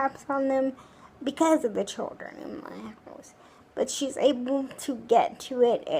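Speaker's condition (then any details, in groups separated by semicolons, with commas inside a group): Cerebral palsy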